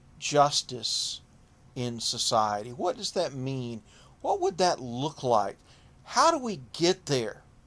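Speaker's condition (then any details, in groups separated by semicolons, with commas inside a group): No condition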